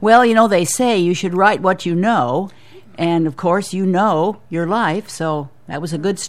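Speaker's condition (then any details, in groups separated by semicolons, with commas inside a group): No condition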